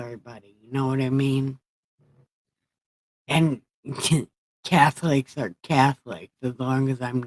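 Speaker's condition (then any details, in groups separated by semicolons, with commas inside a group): Brain injury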